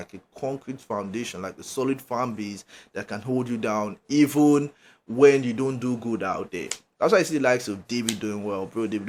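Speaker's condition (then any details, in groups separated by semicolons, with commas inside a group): No condition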